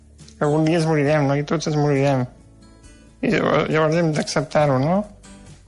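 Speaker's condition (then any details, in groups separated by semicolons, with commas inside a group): Duchenne muscular dystrophy; dictates instead of writing, colds or bronchitis cause suffocation crises treated with morphine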